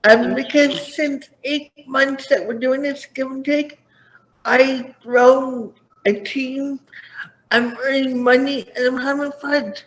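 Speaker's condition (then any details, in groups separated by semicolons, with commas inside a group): Cerebral palsy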